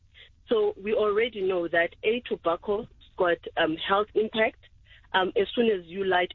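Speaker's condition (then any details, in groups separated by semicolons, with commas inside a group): No condition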